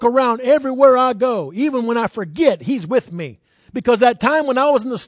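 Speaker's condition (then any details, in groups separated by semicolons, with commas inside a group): No condition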